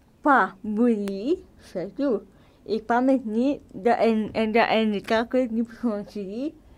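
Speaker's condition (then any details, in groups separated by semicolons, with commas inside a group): Cerebral palsy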